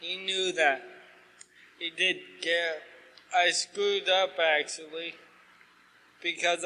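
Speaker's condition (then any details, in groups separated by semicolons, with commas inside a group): ALS; asked to talk slower, clearer, losing voice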